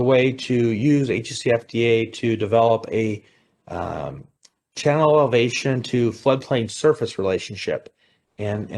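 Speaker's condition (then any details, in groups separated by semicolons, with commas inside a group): No condition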